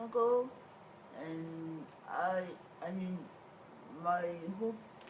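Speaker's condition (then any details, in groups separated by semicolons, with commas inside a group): Cerebral palsy; whole body affected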